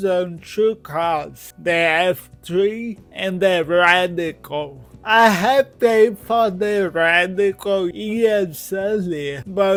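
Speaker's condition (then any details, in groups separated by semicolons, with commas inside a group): Cerebral palsy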